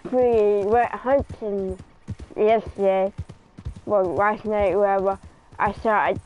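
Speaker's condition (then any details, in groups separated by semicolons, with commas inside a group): Cerebral palsy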